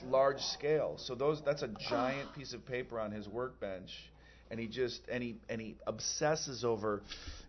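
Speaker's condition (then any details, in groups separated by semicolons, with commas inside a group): No condition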